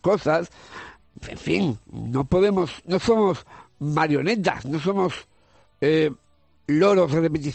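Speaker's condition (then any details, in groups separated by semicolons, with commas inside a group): Down syndrome; congenital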